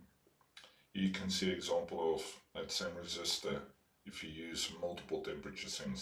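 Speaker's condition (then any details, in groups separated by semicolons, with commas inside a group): No condition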